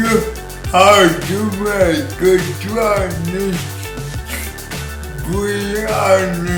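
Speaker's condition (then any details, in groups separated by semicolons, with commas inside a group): Cerebral palsy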